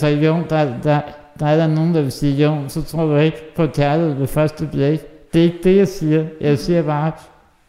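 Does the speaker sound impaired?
Yes: muscular dystrophy (muskelsvind); hereditary, recessive, both parents carry gene fault, has helper, does not eat neatly.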